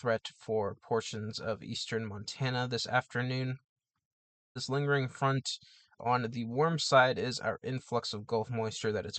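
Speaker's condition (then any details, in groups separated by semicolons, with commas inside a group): No condition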